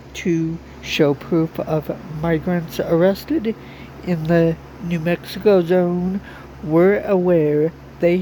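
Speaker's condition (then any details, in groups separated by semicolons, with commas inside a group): Cerebral palsy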